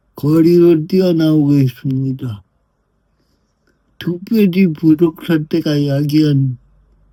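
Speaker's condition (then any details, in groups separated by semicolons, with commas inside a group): Brain lesion disability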